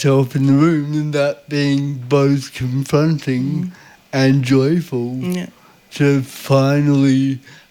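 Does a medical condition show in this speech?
Yes: cerebral palsy.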